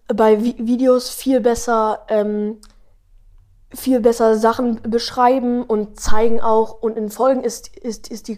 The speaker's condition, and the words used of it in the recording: Stuttering. Hier ja. stotter ich gerade viel, aber in, in meinen Folgen so gut wie gar nicht, fast schon.